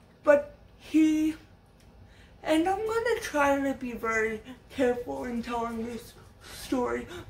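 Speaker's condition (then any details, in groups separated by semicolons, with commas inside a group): Cerebral palsy, severe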